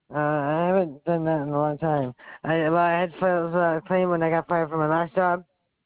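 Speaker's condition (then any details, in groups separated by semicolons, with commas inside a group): Stroke; past stroke, lasting speech impairment, considers self partly disabled; speech still impaired at time of call; impaired speech from stroke, speech kind of messed up, limits public-facing work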